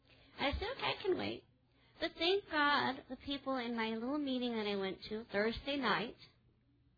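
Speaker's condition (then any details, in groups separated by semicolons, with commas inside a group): Cleft palate; infant feeding difficulty with weight loss, ongoing dental problems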